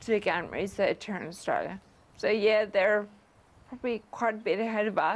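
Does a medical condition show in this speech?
Yes: Friedreich's ataxia; progressive nervous system breakdown.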